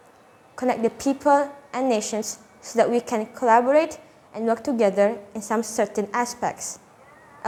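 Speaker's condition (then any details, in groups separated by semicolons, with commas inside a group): No condition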